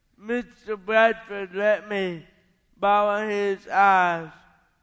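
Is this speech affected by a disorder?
Yes: cerebral palsy; white plastic braces on both legs in childhood.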